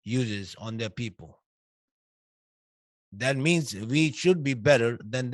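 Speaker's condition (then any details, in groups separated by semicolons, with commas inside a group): No condition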